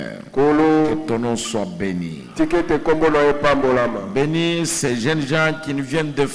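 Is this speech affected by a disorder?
No.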